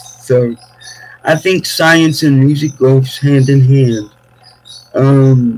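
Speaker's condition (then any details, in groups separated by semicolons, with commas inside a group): Cerebral palsy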